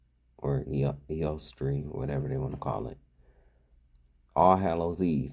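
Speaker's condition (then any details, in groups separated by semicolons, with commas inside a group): No condition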